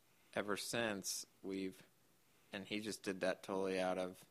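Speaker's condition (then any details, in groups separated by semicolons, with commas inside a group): Duchenne muscular dystrophy; progressive muscle disease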